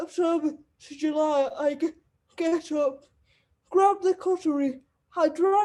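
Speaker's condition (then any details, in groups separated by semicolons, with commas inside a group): Cerebral palsy; wheelchair user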